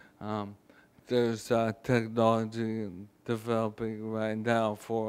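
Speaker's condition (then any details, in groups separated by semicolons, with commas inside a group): ALS, speech-generating device; wheelchair user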